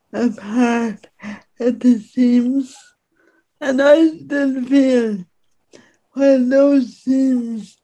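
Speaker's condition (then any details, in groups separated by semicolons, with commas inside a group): Speech impediment; disabled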